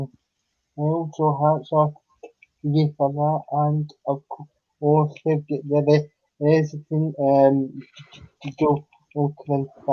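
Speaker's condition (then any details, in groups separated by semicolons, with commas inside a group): Cerebral palsy; unable to walk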